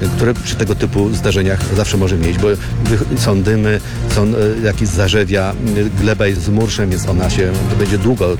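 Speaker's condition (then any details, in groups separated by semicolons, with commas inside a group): No condition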